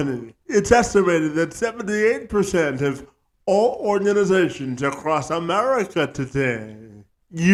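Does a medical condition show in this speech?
Yes: cerebral palsy; spastic quadriplegic.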